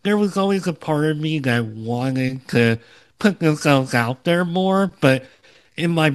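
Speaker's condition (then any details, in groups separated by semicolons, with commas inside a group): Cleft lip and palate, Opitz G/BBB syndrome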